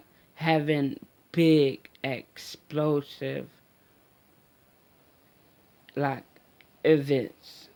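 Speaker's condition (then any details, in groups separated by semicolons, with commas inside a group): Mild cerebral palsy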